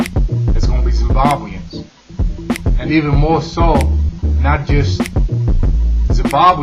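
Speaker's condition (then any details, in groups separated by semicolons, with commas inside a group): No condition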